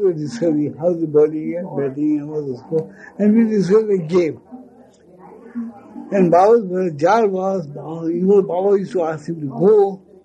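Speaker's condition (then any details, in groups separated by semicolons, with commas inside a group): Speech loss after head injury; heavy speech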